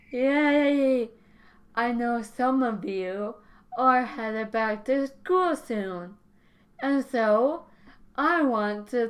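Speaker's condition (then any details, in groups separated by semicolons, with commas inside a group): Cerebellar ataxia; caused by brain bleed, unsteady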